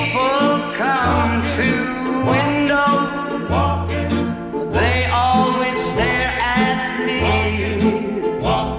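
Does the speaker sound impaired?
No.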